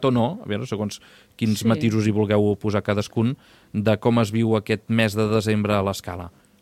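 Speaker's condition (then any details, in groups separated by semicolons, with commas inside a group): No condition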